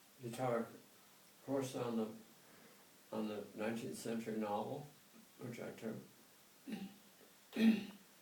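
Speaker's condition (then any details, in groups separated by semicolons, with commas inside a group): Tongue cancer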